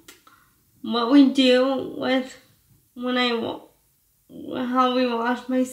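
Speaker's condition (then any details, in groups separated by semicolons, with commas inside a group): Cerebral palsy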